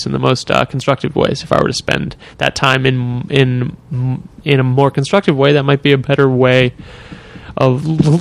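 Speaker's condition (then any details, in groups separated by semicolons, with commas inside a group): Stuttering; adult stuttering since childhood, now age 26; finds this stuttering podcast setting more comfortable for speaking; repeated words, prolonged sounds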